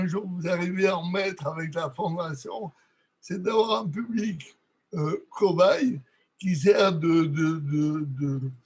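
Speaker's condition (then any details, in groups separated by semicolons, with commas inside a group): Cerebral palsy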